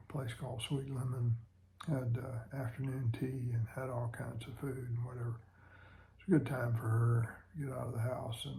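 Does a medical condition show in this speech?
Yes: Parkinson's disease; voice problems some mornings, thick saliva troubles throat.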